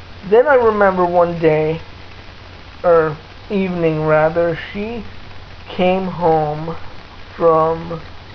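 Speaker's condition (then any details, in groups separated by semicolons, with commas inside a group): Cerebral palsy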